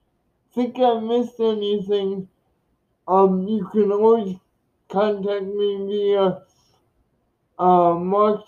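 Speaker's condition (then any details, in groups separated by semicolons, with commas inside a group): Cerebral palsy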